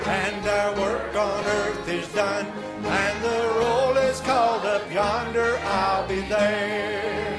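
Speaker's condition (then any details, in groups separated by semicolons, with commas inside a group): No condition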